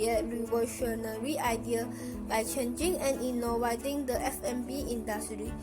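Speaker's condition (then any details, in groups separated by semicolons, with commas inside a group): No condition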